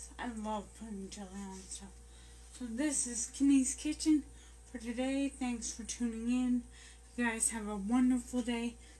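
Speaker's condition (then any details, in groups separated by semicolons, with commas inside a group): Brain injury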